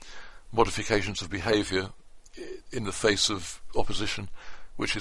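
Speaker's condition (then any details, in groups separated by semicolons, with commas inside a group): No condition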